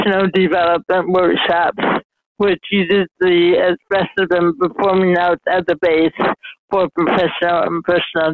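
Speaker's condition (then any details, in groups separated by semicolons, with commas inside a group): Mild cerebral palsy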